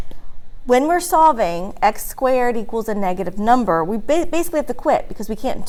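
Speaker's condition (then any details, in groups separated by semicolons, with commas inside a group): No condition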